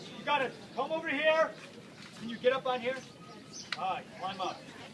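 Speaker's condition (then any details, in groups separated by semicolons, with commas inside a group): No condition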